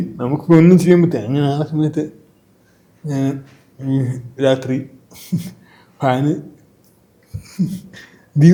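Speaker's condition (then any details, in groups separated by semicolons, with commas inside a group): Cerebral palsy; from birth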